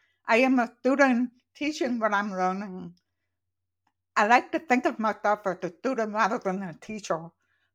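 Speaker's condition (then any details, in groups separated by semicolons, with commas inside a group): Profoundly deaf, congenital; born profoundly deaf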